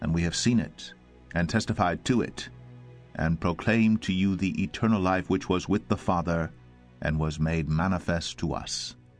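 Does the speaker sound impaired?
No.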